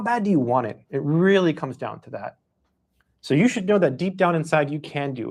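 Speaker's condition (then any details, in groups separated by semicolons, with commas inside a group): No condition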